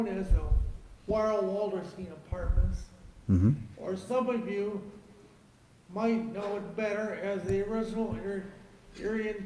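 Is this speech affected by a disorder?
Yes: cerebral palsy; lifelong; age 58.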